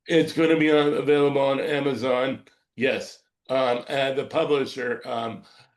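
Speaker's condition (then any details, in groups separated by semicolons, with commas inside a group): Cerebral palsy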